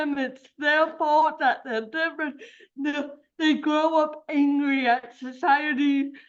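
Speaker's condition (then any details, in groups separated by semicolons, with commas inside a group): Cerebral palsy; affects speech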